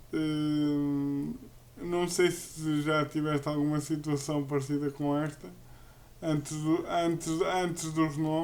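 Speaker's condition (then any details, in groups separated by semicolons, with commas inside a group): Cerebral palsy; uses a wheelchair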